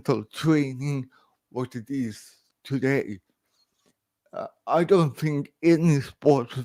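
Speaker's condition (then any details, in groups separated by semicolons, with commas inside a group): Cerebral palsy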